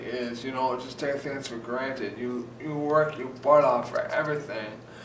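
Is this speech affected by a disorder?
Yes: traumatic brain injury.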